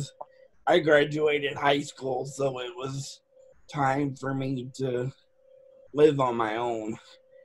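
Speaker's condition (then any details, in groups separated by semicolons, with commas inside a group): Cerebral palsy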